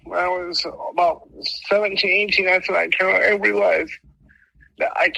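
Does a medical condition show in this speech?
Yes: mild cerebral palsy; speech impediment.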